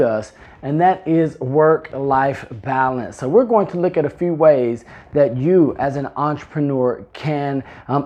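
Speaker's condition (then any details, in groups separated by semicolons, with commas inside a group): No condition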